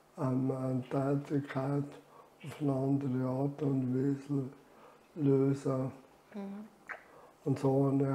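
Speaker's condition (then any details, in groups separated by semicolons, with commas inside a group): Amyotrophic lateral sclerosis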